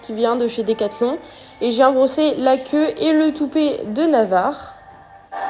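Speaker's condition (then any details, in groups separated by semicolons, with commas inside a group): No condition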